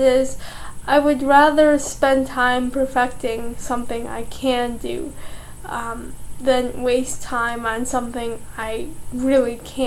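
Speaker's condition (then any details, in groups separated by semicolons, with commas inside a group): Cerebral palsy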